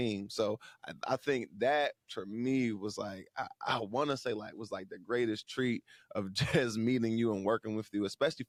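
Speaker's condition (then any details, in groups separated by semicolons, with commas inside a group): No condition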